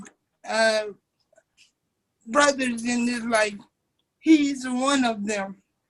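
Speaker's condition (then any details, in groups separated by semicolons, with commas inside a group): Cerebral palsy; 27 years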